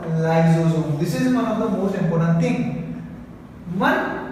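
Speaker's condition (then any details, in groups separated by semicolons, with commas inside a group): No condition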